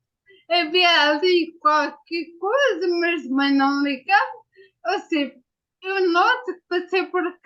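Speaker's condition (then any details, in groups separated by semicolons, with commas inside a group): Ataxia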